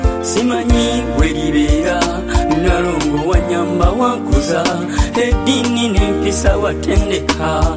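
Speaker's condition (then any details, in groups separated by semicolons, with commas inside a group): No condition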